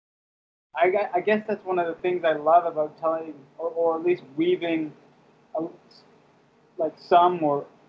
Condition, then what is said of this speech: Stuttering. And it may, like, you know, because I'm stuttering or you know, I look a certain way or whatever it is.